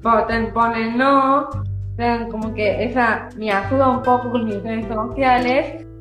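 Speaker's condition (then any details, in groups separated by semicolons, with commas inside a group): Down syndrome; from birth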